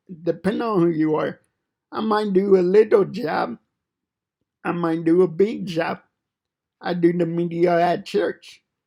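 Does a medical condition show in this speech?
Yes: cerebral palsy; fine motor impairment.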